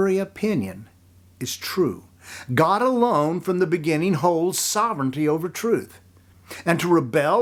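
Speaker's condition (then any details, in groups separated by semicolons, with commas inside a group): No condition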